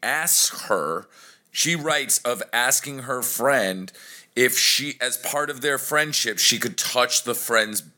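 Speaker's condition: No condition

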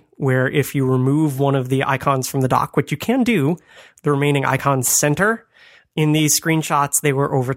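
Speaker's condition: No condition

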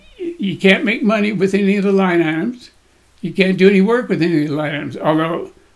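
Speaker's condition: Parkinson's disease; Parkinson's disease at age 76 to 77, body tremor, shaking stops when holding heavy weights; voice shakes

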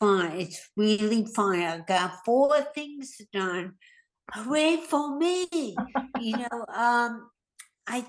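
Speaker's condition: Hemorrhagic stroke; weak right side

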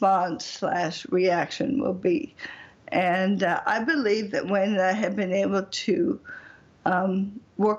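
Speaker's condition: Bulbar ALS; recently diagnosed, choking first then speech changes, careful eating, breathing difficulty when choking, stamina can wane

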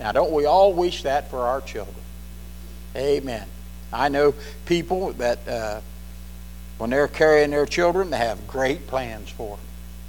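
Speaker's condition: No condition

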